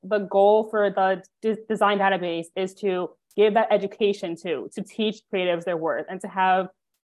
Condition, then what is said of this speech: Stuttering. And um, she's been really positive with helping me to overcome my fear of speaking and having me learn how to slow down when I speak.